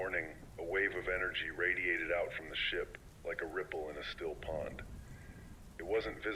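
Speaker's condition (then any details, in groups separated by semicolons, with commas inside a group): No condition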